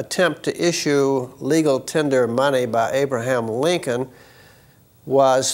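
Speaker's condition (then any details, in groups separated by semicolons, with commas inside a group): No condition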